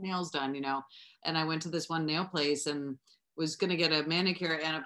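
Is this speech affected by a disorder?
No.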